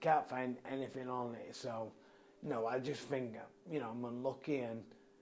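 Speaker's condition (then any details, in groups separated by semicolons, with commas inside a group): Motor neurone disease; mainly affects voice and throat muscles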